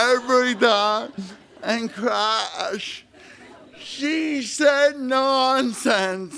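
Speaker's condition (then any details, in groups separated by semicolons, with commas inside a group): Spastic cerebral palsy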